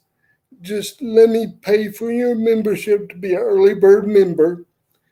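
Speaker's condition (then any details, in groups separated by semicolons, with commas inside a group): Cerebral palsy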